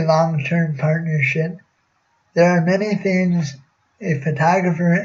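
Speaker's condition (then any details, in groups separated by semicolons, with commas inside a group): Cerebral palsy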